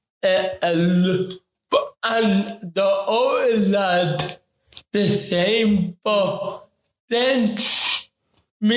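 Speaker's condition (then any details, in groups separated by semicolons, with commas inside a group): Ataxic cerebral palsy; affects talking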